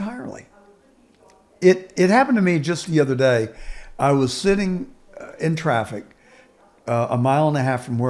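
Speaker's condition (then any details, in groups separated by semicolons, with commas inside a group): No condition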